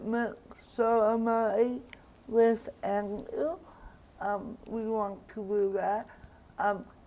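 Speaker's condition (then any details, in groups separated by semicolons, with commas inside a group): Cerebral palsy; diagnosed around age one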